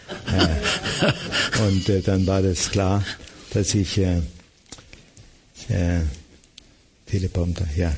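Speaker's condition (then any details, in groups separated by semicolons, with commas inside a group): Parkinson's disease; confirmed by brain imaging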